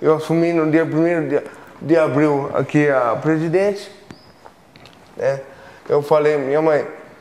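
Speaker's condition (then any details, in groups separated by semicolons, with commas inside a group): Cerebral palsy; from extreme premature birth, physical disability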